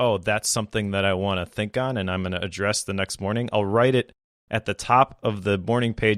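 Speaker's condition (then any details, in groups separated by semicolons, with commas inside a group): No condition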